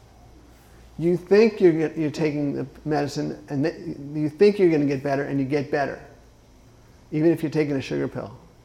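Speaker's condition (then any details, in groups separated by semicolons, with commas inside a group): Parkinson's disease; timed medication with alarm, exercise beyond comfort zone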